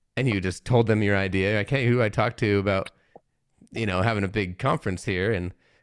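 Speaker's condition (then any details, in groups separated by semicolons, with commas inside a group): No condition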